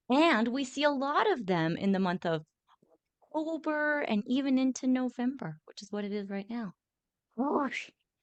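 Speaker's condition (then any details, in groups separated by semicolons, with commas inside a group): No condition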